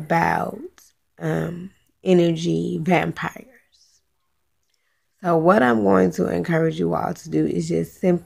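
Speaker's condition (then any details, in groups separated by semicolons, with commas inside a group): Cerebral palsy, spastic; now talking and breathing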